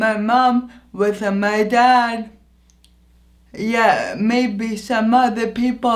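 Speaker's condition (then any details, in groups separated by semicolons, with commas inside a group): Anoxic brain injury; injury affects voice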